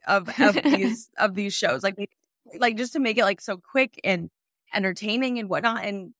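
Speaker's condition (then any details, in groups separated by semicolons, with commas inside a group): No condition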